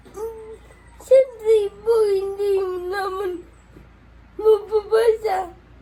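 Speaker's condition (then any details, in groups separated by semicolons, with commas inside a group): Cerebral palsy; affects hands, cannot write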